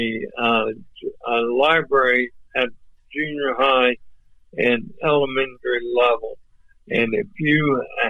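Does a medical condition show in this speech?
Yes: ALS; voice off but clear and understandable.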